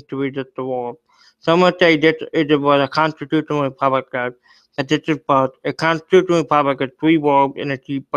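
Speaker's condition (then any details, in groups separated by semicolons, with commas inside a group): Cerebral palsy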